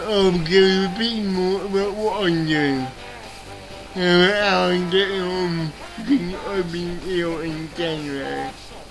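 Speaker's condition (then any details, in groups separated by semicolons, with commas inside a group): Cerebral palsy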